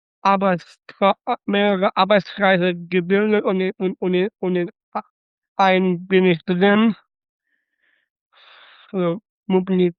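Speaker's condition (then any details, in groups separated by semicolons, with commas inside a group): Down syndrome, trisomy 21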